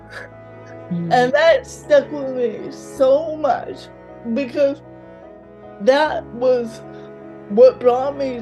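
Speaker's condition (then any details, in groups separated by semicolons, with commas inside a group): Cerebral palsy, mild; affects only mouth, lifelong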